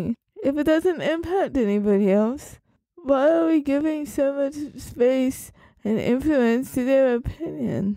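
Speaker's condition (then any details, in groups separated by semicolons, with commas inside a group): Cerebral palsy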